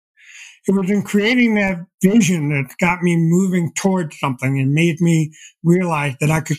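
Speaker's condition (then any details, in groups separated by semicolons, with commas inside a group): Deafblindness; progressive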